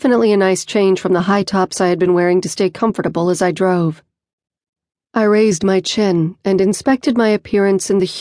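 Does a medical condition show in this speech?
No.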